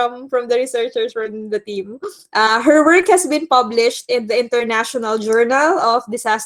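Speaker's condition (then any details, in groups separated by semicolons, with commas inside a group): No condition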